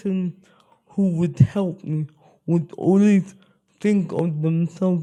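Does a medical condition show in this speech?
Yes: spastic cerebral palsy.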